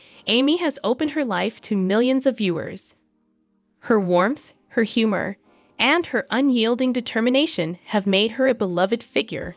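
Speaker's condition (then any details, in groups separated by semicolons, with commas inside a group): No condition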